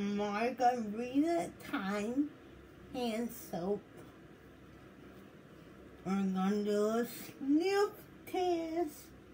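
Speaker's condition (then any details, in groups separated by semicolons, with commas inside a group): Cerebral palsy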